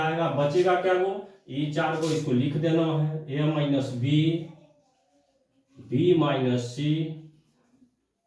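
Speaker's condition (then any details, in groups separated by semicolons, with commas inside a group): No condition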